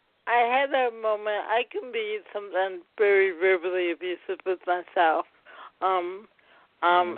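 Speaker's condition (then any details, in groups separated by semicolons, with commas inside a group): Cerebral palsy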